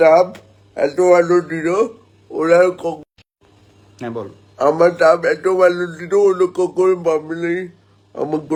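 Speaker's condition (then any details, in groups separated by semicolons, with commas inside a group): Cerebral palsy; present from birth, could not walk at six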